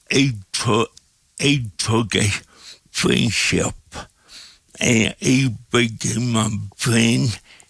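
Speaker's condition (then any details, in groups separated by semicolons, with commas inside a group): Cerebral palsy; speech described as greatest liability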